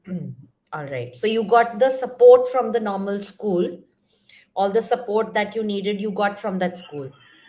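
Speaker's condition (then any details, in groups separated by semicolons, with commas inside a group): No condition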